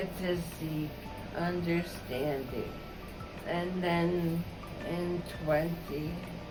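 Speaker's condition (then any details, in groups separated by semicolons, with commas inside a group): ALS; episode of waking unable to breathe, emergency care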